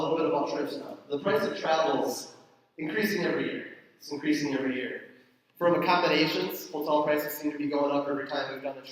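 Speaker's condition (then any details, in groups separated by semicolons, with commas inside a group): No condition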